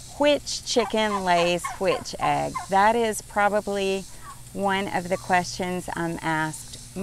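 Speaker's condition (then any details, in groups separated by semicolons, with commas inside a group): No condition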